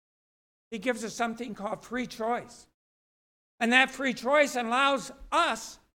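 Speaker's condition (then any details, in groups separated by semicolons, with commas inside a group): No condition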